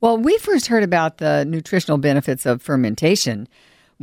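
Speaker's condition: No condition

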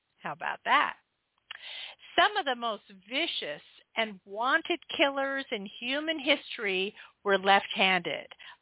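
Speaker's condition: No condition

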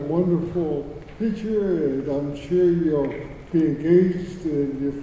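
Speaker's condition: Cerebral palsy; speech

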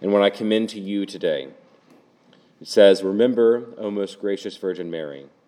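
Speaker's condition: No condition

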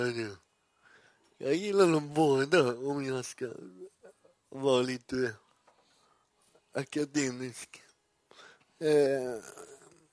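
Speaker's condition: Cerebral palsy; struggled with self-care as a child

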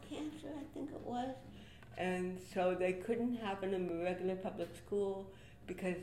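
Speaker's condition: Cerebral palsy, athetoid

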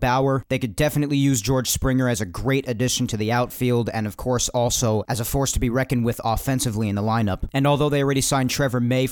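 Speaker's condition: No condition

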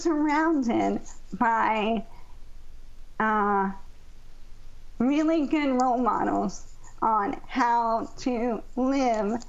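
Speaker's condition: ALS; ALS over 15 years since diagnosis

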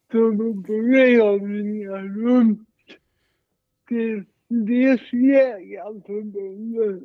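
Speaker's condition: Cerebral palsy, mild

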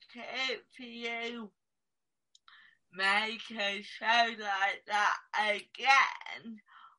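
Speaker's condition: Cerebral palsy; speech affected, missed out on jobs because of how speaks

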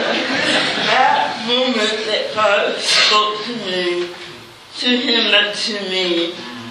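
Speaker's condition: Cerebral palsy

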